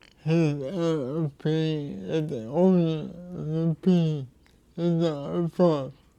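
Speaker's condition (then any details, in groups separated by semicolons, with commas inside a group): Cerebral palsy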